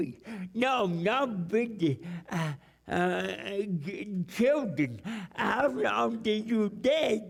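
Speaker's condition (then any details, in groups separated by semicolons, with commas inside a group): Cerebral palsy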